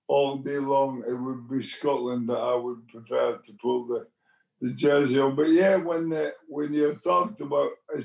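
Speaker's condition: Motor neurone disease; speech therapists offered

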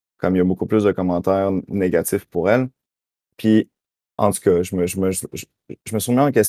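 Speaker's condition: Stuttering; attributed to brain-vocal cord miscommunication, spoke little ages 6-12, hidden until 28, three therapies; age 29, openly stuttering, no longer hideable for 1-2 years, in therapy 2-3 years; vocal cords cut out involuntarily, word repetitions, talks a lot, may go unnoticed by listeners; repeated sounds, repeated words, blocks

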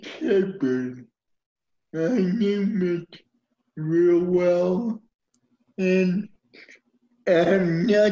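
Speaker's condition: Cerebral palsy; uses wheelchair

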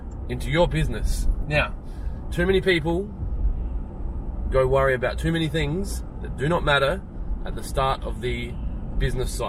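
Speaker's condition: No condition

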